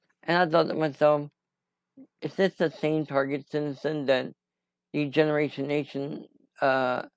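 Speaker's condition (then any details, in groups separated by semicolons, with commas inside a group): Cerebral palsy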